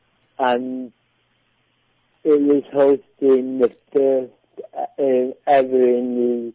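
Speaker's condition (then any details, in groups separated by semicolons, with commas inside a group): Cerebral palsy; delayed development and talking, predicted never to talk, speech therapy paid by parents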